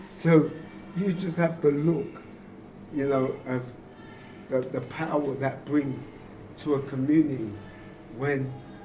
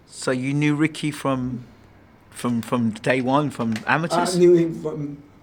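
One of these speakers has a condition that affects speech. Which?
The first: motor neurone disease; affects muscles and nervous system; rapid progression.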